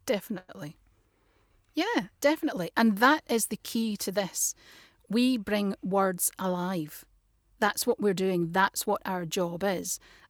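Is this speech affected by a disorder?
No.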